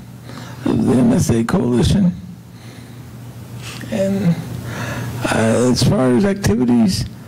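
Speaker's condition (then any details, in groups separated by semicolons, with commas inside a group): Multiple system atrophy; voice affected, avoids answering questions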